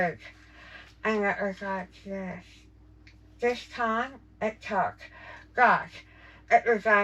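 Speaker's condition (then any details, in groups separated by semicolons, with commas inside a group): Jaw cancer surgery; tracheostomy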